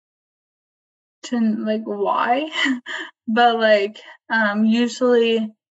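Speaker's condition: ALS, limb onset; diagnosed at age 25

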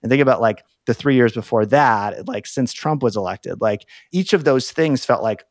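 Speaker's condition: No condition

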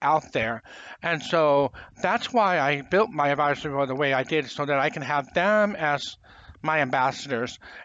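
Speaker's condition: Profound hearing loss, congenital

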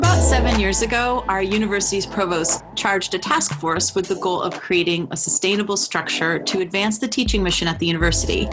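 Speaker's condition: No condition

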